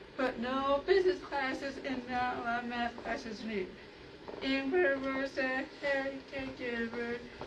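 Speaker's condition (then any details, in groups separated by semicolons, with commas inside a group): Cerebral palsy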